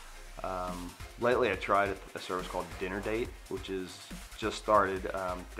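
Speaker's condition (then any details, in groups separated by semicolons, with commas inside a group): No condition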